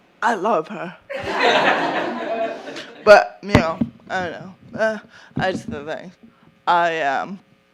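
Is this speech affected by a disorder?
Yes: cerebral palsy; atypical voice.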